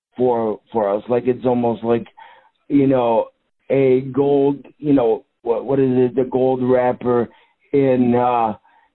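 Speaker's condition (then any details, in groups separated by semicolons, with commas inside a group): Cerebral palsy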